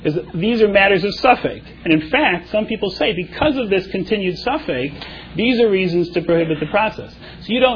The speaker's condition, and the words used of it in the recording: No condition.